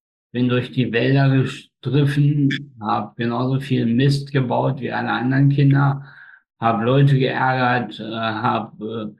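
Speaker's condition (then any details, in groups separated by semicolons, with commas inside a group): Spastic tetraparesis, spastic quadriplegia; cord around neck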